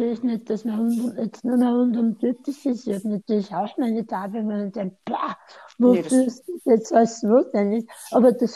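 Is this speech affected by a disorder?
Yes: tongue cancer surgery.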